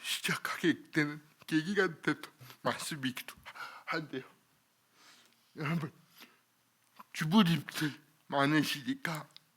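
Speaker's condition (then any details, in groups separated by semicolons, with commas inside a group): Cerebral palsy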